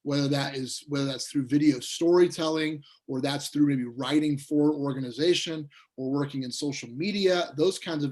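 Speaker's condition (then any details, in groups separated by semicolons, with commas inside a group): No condition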